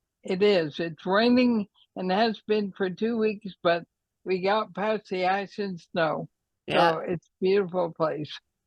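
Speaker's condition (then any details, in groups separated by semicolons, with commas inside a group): ALS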